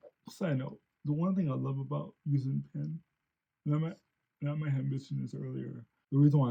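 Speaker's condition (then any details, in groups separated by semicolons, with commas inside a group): Cerebral palsy; since birth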